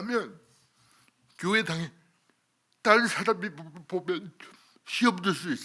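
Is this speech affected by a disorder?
Yes: cerebral palsy.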